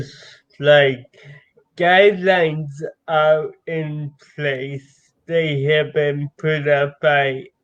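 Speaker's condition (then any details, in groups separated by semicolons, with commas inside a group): Cerebral palsy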